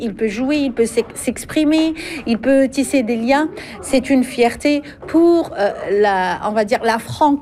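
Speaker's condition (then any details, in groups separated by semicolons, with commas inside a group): No condition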